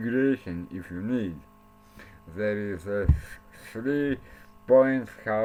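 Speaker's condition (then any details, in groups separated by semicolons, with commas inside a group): Cerebral palsy; since birth; speech not very clear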